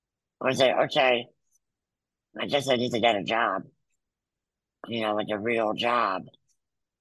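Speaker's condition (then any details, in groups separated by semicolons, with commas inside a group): Muscular dystrophy; congenital, wheelchair user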